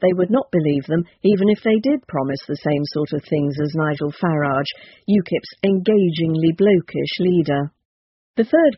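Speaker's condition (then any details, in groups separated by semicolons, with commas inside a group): No condition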